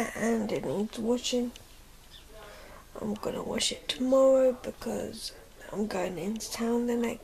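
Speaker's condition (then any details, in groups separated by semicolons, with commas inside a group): Cerebral palsy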